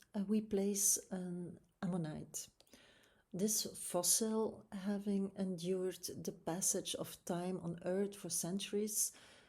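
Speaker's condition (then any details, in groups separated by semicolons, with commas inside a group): No condition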